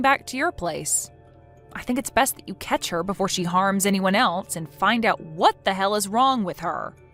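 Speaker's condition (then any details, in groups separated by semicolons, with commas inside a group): No condition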